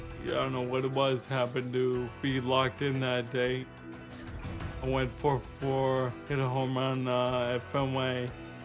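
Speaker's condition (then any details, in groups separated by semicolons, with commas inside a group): ALS; diagnosed at 27, two and a half years, full-time nurse; feeding tube, speaks through an aid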